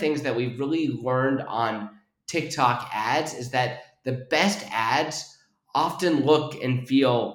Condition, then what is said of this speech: No condition.